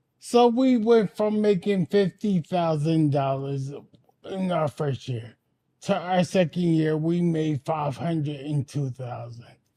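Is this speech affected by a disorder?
Yes: anoxic brain injury.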